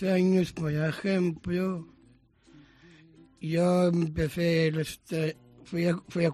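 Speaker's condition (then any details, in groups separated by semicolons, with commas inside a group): Down syndrome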